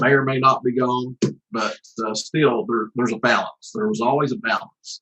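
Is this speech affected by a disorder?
No.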